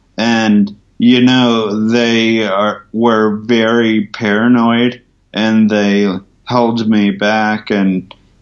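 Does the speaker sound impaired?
Yes: ataxia from traumatic brain injury; emergency brain surgery, coma, breathing tube two weeks, tracheotomy avoided, memory spared.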